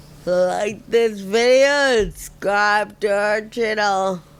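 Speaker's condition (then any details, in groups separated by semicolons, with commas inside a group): Friedreich ataxia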